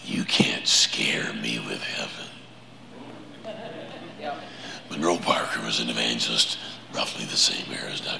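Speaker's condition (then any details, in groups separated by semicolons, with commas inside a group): Laryngeal cancer; vocal cord cancer, prior chemo and radiation, 35 treatments over about seven weeks; cancer recurred at fourth three-month checkup, laryngectomy scheduled, no spread on MRI, PET scans; deep raspy 'Batman voice', much weaker than before, prosthesis speech planned after laryngectomy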